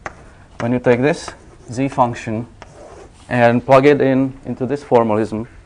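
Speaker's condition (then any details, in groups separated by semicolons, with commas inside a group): No condition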